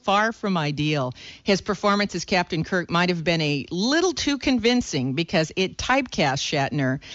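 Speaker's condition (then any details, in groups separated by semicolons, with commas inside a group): No condition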